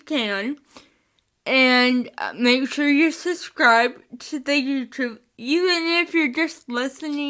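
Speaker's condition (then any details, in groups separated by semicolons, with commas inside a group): Spastic cerebral palsy, mixed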